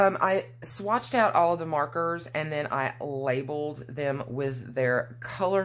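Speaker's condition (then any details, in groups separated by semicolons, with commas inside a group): No condition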